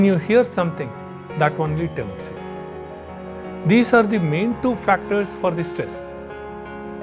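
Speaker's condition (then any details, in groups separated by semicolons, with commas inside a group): No condition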